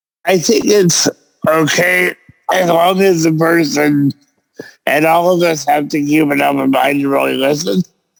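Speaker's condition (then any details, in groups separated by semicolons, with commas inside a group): Cerebral palsy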